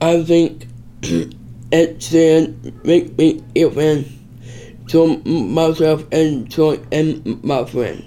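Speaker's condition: Down syndrome

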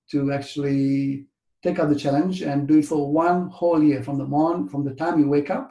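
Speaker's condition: No condition

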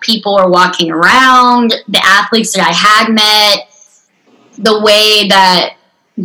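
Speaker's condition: Unilateral cleft lip and palate, severe

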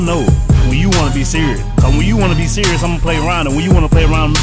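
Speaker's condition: No condition

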